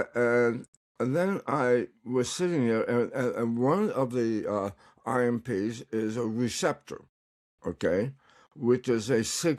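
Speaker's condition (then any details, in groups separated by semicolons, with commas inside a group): Tongue cancer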